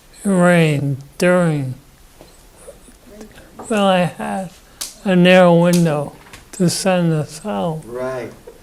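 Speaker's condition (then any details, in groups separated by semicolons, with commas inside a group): Parkinson's disease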